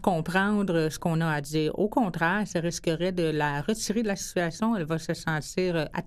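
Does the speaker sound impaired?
Yes: hearing loss since birth; congenital hearing loss, born hard of hearing; expresses herself very well, worked very hard for it, also speaks English well.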